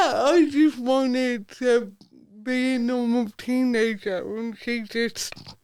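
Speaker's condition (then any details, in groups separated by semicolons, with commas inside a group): Cerebral palsy; affects speech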